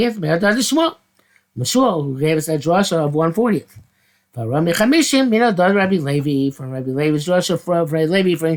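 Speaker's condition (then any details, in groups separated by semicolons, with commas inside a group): No condition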